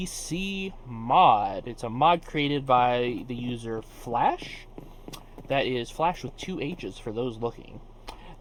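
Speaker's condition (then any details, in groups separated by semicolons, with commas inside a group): No condition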